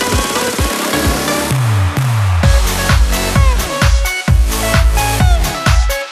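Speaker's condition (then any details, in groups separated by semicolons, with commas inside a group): No condition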